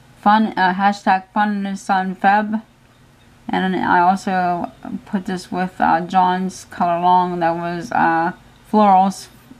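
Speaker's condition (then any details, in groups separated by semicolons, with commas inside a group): Cerebral palsy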